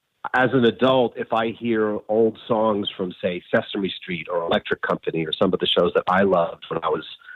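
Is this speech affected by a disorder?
No.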